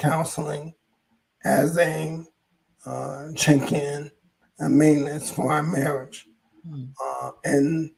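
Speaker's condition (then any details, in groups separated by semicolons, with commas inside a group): ALS; hoarse voice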